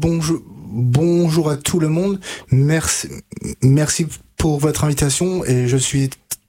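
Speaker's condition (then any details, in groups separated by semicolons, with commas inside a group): Stuttering; onset age 5-6, untreated in childhood, severe until 20, stuttering-specialist therapist Catherine Daubier, Nancy, from 20; age 33, about 28 years since onset, improved after years of therapy, uses fluency techniques; blocks and repetitions now, formerly blocked in every sentence, froze unable to read aloud; repeated sounds, repeated words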